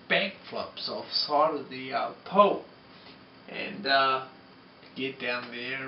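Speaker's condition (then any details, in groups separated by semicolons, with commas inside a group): Multiple sclerosis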